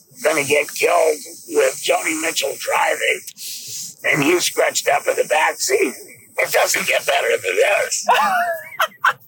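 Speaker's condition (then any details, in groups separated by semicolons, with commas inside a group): Laryngectomy; presses on neck daily to talk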